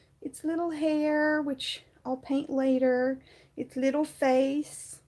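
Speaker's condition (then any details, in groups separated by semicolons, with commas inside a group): No condition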